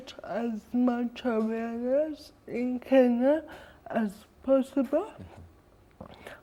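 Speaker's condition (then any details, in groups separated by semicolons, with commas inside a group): Cerebral palsy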